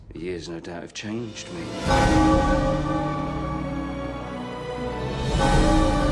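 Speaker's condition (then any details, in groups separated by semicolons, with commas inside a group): No condition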